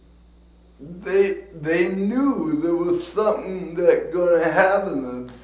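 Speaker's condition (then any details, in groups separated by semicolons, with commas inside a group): Cerebral palsy; from birth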